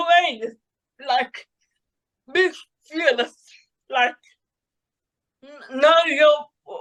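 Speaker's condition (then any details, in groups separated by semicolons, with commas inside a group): Cerebral palsy; caused by severe neonatal jaundice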